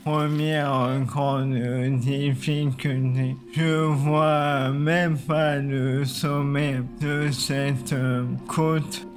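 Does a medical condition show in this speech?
Yes: ALS (maladie de Charcot); uses wheelchair.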